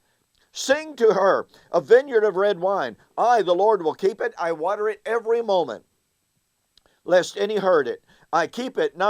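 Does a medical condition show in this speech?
No.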